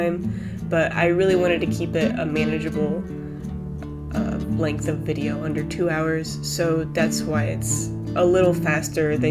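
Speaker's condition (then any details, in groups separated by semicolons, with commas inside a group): No condition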